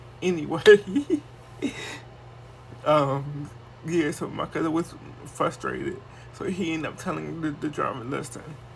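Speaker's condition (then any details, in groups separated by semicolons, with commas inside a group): Cerebral palsy; wheelchair user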